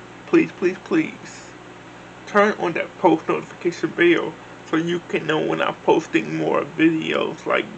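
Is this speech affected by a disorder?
Yes: cerebral palsy.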